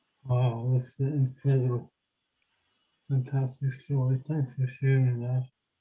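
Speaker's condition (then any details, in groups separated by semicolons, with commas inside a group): Motor neurone disease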